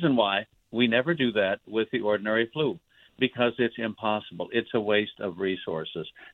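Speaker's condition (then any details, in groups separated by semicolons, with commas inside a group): No condition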